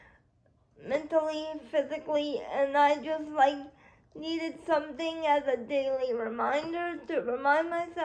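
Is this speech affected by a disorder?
Yes: cerebral palsy; spastic quadriplegia.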